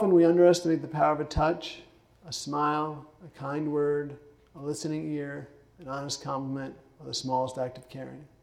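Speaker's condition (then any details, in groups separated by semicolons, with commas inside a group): Parkinson's; impaired multitasking and judgment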